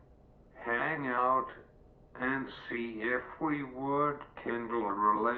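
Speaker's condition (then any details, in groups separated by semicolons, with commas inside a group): Cerebral palsy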